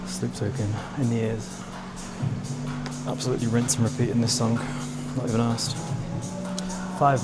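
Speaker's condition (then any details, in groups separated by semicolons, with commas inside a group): No condition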